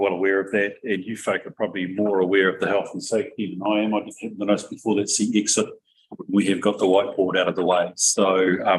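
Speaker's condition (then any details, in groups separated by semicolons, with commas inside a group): No condition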